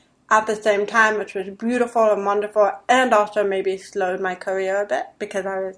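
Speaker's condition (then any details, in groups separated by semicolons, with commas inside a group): Deafness; hears men's voices better than women's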